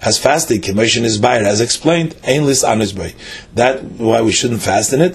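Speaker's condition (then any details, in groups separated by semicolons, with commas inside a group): No condition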